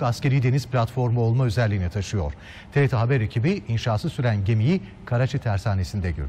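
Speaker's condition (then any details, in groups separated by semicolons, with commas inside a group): No condition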